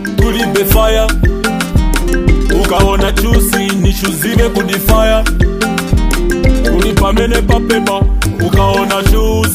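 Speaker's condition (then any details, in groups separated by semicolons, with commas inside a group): No condition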